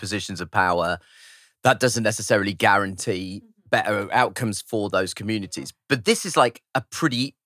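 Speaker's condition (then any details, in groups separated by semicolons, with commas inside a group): No condition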